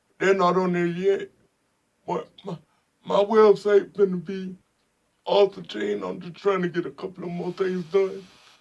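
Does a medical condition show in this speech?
Yes: spastic quadriplegic cerebral palsy.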